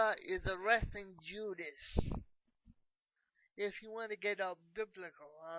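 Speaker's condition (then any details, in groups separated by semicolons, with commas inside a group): Cerebral palsy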